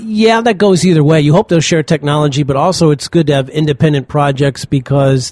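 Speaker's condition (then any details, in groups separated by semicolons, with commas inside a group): No condition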